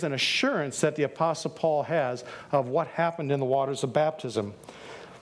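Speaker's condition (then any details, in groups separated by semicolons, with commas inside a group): No condition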